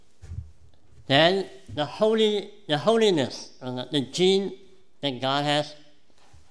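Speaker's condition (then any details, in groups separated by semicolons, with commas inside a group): Cleft palate; congenital cleft palate, present from birth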